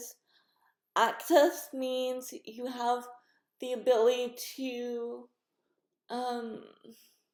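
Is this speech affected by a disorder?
Yes: cerebral palsy.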